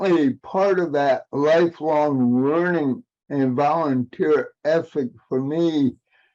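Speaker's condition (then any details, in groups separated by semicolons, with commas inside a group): Cerebral palsy; aging adult, past 40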